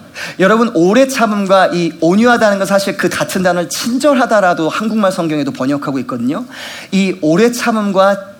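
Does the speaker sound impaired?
No.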